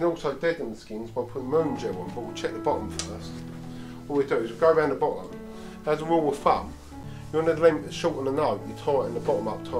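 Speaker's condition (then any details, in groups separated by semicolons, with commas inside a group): No condition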